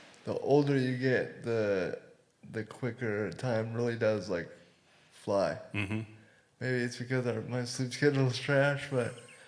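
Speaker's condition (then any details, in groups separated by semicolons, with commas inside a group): Cerebral palsy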